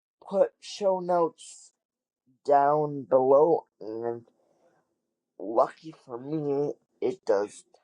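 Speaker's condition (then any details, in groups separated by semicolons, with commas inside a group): Cerebral palsy; wheelchair user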